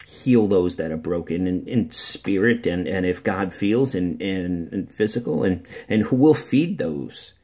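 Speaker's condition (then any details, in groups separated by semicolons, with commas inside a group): No condition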